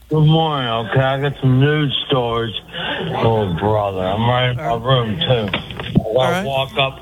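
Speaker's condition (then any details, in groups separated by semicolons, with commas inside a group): Speech impediment; calling in by phone, faint audio, loud background voices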